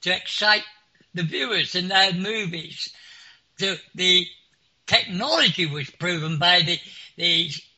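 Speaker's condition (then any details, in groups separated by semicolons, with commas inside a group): Clinically deaf; clinically deaf since school age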